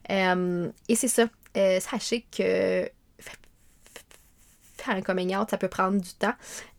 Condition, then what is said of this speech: Stuttering. Moi, je suis une femme bègue aussi, ça fait partie de moi, ça fait partie de mon une identité.